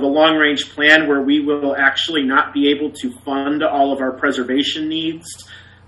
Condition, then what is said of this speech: None; typical speech.